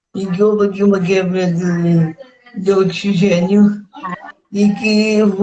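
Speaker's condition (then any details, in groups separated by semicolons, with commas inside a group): Cerebral palsy; speech affected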